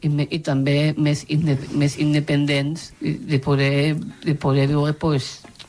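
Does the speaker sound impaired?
Yes: Down syndrome; genetic, three copies of chromosome 21, intellectual disability; adult, 30 years old.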